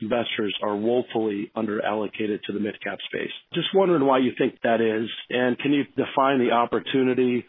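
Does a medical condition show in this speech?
No.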